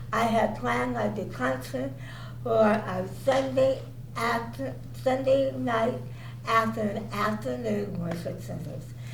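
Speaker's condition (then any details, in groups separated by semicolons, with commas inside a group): Cerebral palsy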